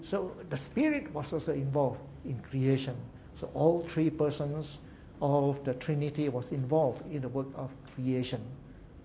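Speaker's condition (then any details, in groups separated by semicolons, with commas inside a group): No condition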